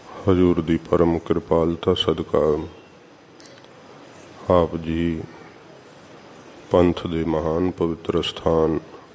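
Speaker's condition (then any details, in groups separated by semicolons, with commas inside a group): No condition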